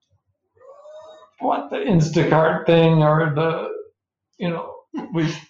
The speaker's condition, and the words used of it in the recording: ALS (motor neuron disease). So the one thing is you can see I'm still talking, so bulbar has been the last thing to affect me,